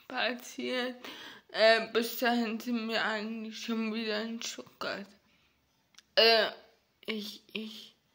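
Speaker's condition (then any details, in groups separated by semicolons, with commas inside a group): Ataxia; ataxia affecting hands and fingers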